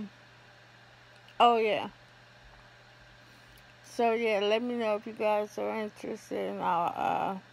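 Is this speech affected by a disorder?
Yes: ALS.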